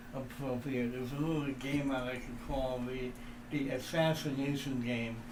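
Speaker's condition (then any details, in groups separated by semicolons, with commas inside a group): Cerebral palsy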